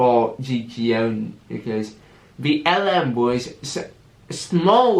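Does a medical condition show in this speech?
Yes: cerebral palsy with stammer.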